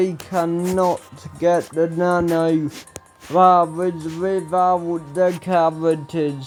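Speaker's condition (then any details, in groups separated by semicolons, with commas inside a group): Ataxia; speech recently worse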